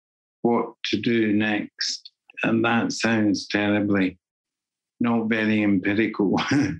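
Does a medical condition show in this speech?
Yes: Parkinson's disease; voice going, can no longer sing or do theatre.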